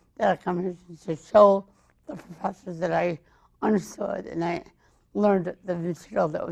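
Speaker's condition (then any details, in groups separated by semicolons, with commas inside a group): Cerebral palsy, mild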